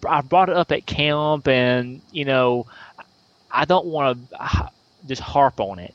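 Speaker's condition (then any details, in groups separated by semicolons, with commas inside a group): Stuttering; individual and group speech therapy, University of Alabama speech department linked; advertising stuttering to clients for several months, also disclosing at church; blocks when rushing in, less stuttering when discussing stuttering, stops and takes deep breath; blocks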